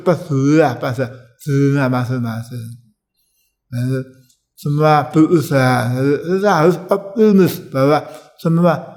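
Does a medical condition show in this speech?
Yes: tongue cancer.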